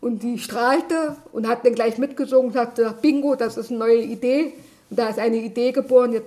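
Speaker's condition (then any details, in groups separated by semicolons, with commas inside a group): Deafness; Ava app on iPhone for captions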